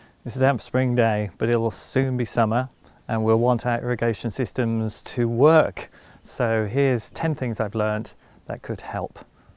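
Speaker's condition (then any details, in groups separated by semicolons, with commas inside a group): No condition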